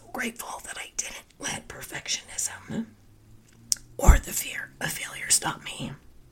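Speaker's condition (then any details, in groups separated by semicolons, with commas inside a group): Spasmodic dysphonia; voice sounds like laryngitis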